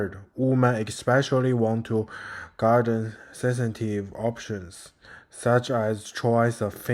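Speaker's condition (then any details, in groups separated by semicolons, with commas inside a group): No condition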